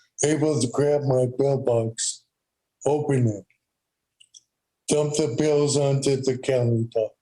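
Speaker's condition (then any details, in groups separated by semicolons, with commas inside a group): ALS; hands affected; clinical trial, forced vital capacity rose to 45% predicted; breathlessness no longer affects speech, breathing strong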